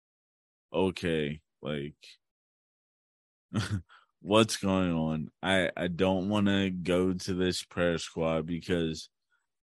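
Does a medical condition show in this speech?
Yes: cerebral palsy; speech reveals disability, speaks more slowly than others, articulate.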